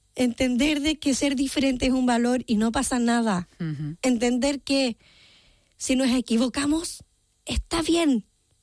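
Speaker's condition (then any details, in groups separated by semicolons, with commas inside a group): Down syndrome; genetic condition; age 30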